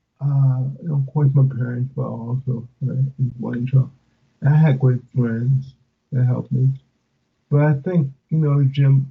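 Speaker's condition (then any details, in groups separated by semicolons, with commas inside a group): Cerebral palsy; affects speech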